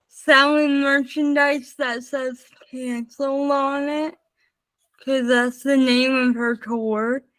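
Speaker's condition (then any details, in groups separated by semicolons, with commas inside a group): Spastic cerebral palsy, mixed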